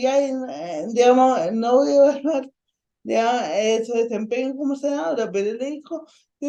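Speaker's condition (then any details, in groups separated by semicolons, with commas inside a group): Ataxic cerebral palsy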